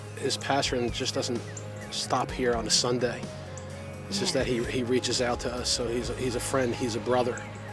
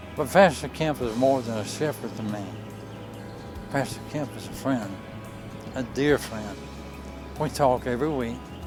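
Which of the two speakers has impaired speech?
The second: ALS.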